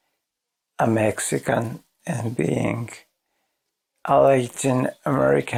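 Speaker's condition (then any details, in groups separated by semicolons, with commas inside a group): ALS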